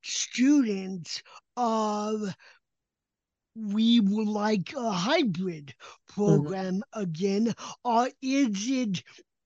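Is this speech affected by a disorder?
Yes: cerebral palsy; recognizable cp accent.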